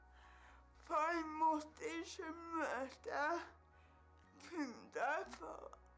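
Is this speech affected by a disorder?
Yes: cerebral palsy; cerebral palsy from birth, umbilical cord around neck, oxygen deprivation, brain injury, 28 years since onset; speaking in pre-recorded video clip shown on screen.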